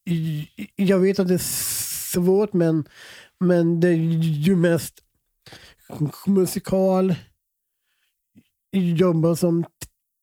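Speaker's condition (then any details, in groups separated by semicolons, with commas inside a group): Down syndrome; present from birth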